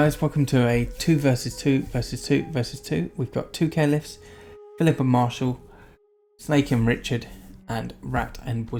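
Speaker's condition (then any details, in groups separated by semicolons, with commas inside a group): No condition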